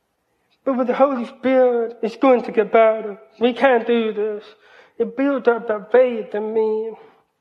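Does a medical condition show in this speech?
Yes: hearing loss, cochlear implant; parents pushed speaking over sign language.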